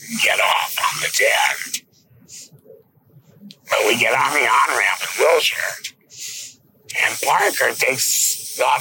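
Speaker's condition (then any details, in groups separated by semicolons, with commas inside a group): Laryngectomy; no vocal cords, 6.5 days intensive care, 32 days in hospital without food or water; esophageal speech, presses on neck daily to talk, rattles esophagus like vocal cords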